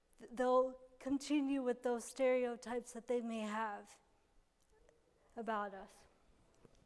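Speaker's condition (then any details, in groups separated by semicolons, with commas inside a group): Cerebral palsy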